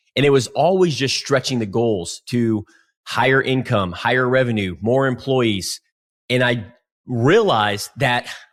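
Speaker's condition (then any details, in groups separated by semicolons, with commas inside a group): No condition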